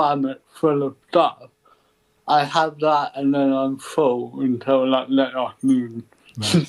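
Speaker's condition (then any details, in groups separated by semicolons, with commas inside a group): Cerebral palsy; ataxic type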